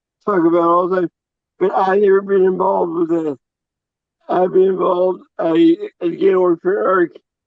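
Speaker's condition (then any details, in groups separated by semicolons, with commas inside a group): Cerebral palsy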